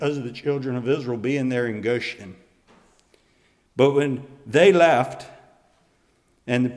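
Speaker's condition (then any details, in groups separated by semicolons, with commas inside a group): No condition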